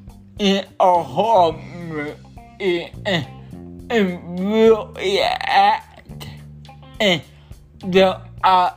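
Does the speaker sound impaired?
Yes: cerebral palsy.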